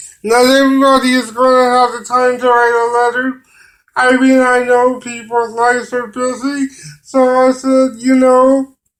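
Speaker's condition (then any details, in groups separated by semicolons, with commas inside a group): Cerebral palsy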